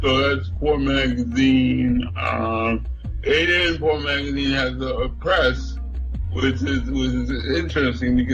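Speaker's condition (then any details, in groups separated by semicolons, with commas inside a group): Cerebral palsy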